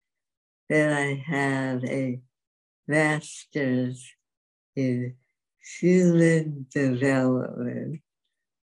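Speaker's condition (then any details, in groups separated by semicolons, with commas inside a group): Dystonia; affects walking and speech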